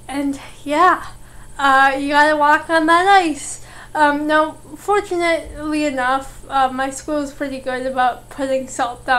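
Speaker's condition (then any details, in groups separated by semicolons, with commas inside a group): Cerebral palsy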